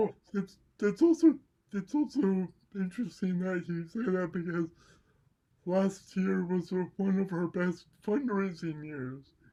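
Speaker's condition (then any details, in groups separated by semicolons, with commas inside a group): Cerebral palsy; mild left side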